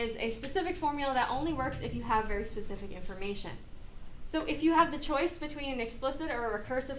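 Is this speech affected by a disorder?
No.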